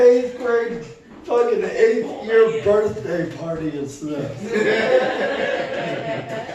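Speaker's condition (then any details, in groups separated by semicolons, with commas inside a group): Cerebral palsy; movement disorder since childhood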